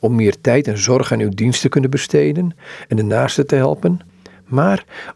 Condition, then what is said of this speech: None; typical speech.